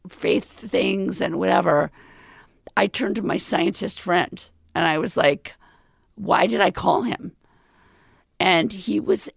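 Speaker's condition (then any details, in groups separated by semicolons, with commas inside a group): Left vocal cord paralysis, left unilateral; permanent left cord, near-fatal pneumonia two years ago, intubation, tracheostomy, feeding tube, steroid injections; recent type 1 thyroplasty with implant joining cords, may need another surgery, still hard to swallow; current voice temporary after recent surgery, could not talk or swallow during acute illness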